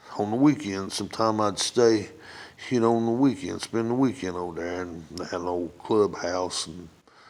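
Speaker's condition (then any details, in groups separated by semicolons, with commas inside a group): No condition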